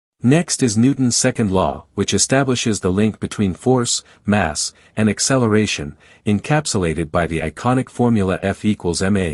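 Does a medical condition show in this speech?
No.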